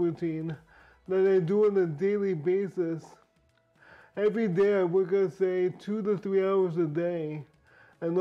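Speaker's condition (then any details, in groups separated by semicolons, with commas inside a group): Brain injury; speech therapy, speech now fairly understandable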